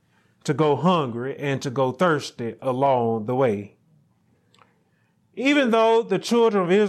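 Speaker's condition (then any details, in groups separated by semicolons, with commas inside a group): No condition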